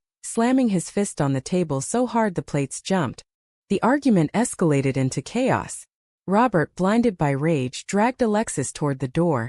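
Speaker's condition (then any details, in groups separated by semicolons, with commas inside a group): No condition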